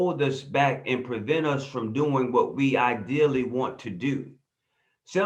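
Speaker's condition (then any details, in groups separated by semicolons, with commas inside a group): No condition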